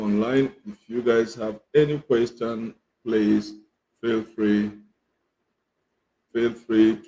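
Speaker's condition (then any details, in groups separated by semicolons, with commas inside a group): No condition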